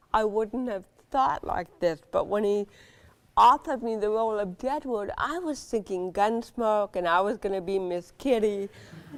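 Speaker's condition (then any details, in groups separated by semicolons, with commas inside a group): Cerebral palsy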